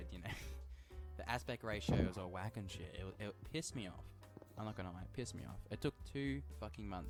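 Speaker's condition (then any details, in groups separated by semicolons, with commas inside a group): No condition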